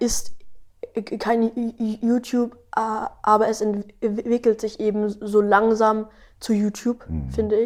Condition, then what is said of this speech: Stuttering. Hier stotter ich gerade viel, aber in meinen Folgen so gut wie gar nicht, fast schon.